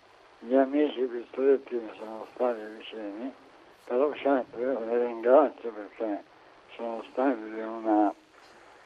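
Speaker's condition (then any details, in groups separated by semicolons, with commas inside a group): Amyotrophic lateral sclerosis; Santa Maria Hospital of Terni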